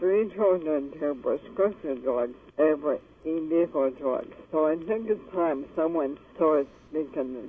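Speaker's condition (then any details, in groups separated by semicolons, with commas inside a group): ALS; ALS diagnosed 1986, 23 years ago, given 3 to 5 years, major decline in first 3 years, wheelchair user; uses medical marijuana since 1989, Myakka Gold, describes self as disabled, on telephone with husband Bob; lost ability to cough, choked on saliva, choking resolved with cannabis, speech improved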